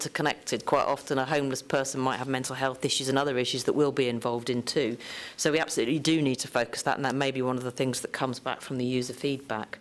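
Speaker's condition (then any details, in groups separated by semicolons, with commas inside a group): No condition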